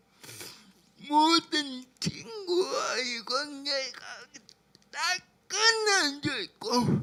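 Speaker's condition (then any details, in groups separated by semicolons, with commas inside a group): Brain lesion disability grade 1, severe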